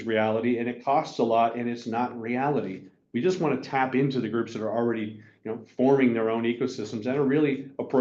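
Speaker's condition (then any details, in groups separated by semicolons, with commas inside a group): No condition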